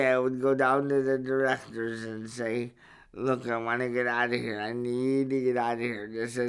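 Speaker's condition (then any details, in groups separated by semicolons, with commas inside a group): Cerebral palsy; verbal, able to speak up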